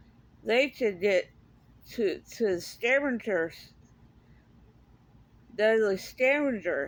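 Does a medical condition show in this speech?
Yes: cerebral palsy; speaks differently.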